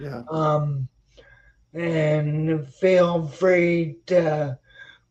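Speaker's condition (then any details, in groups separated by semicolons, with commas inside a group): Spinocerebellar ataxia; slightly staccato speech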